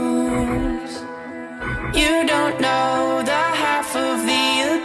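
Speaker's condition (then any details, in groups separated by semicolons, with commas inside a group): No condition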